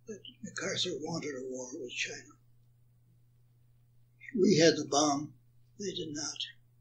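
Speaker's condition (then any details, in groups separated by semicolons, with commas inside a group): Parkinson's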